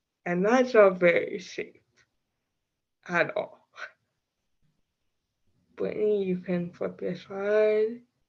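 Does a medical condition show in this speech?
Yes: cerebral palsy.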